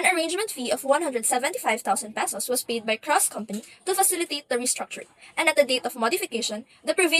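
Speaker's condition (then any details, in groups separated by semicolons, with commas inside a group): No condition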